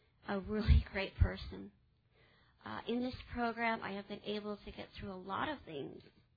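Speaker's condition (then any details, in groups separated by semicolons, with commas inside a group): Cleft palate; congenital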